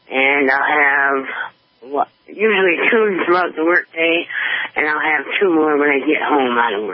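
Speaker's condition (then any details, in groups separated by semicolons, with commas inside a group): Throat cancer; throat cancer diagnosed last year, enteral feeding tube for all intake; recent loss of energy, hard to gain weight, taking liquid multivitamin; unable to swallow anything by mouth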